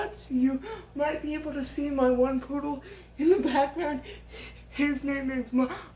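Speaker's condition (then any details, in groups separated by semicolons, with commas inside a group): Cerebral palsy, severe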